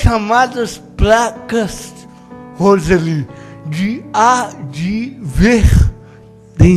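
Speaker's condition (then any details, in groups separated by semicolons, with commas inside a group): Cerebral palsy; no speech as child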